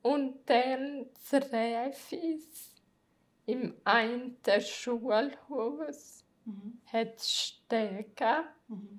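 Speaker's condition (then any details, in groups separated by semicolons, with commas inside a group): Multiple sclerosis; autoimmune disease; onset about 14 years ago, needs help from others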